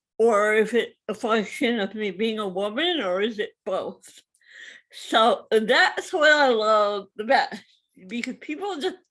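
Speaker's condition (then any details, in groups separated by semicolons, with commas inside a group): Cerebral palsy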